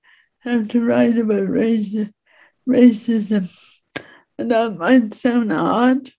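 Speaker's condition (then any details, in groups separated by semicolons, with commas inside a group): Speech impediment; disabled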